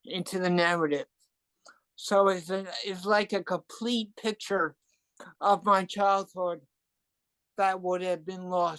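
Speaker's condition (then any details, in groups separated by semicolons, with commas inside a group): Cerebral palsy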